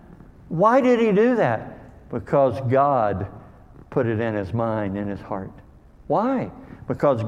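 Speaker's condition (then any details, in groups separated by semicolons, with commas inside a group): Cleft lip and palate; called hair lip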